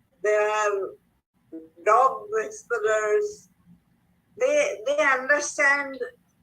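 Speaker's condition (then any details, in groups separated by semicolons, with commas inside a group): Cerebral palsy; speech affected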